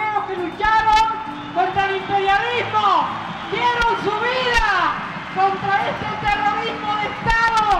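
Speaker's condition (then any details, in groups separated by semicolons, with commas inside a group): No condition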